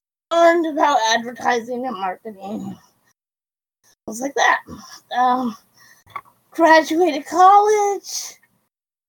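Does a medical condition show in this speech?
Yes: cerebral palsy; quadriplegic.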